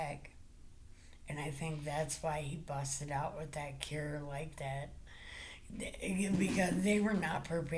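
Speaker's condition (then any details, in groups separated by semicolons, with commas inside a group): Brain injury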